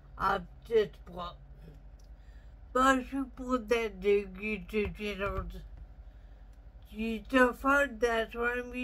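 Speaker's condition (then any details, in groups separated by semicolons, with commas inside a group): Traumatic brain injury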